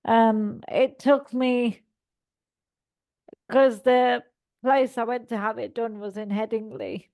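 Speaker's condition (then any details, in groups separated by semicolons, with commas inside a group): Cerebral palsy; all four limbs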